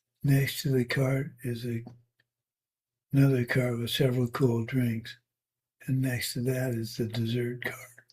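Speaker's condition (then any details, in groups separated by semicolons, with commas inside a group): Parkinson's; tremor varies day to day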